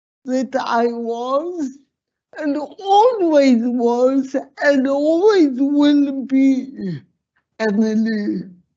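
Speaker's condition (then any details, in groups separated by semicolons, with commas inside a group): Slurred speech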